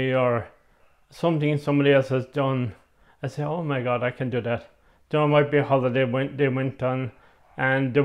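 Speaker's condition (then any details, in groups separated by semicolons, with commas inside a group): MND; onset right side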